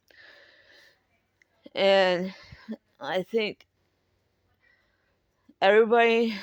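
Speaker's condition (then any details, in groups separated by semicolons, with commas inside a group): Cerebral palsy; speaks differently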